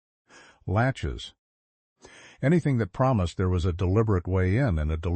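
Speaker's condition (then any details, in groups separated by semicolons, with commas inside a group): No condition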